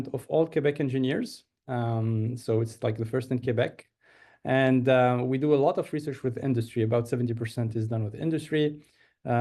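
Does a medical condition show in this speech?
No.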